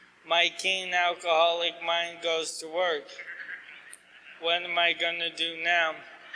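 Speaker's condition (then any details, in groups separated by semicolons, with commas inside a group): ALS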